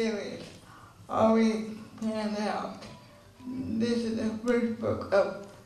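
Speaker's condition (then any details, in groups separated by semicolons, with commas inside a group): Cerebral palsy; since birth, unable to run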